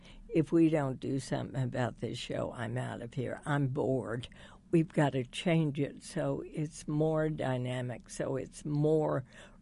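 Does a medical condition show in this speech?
Yes: spasmodic dysphonia; diagnosed Johns Hopkins after six years, basal ganglia, cords clamp uncontrollably, botulinum toxin cord injection; still able to talk on air, voice breaks persist, speaks slowly; speaks very slowly, one injection took voice completely two weeks, only whisper.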